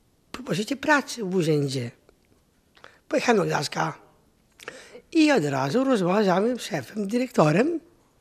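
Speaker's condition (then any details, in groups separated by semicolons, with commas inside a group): Down syndrome; adult, intellectual disability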